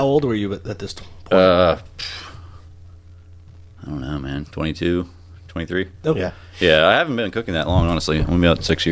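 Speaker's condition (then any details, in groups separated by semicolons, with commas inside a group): No condition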